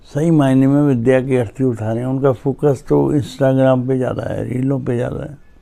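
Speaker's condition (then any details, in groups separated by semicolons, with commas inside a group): Cerebral palsy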